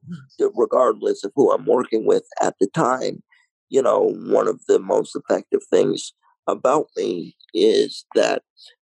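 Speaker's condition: Cerebral palsy, mild

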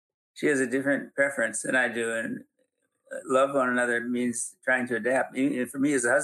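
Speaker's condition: Parkinson's; still teaching and speaking publicly

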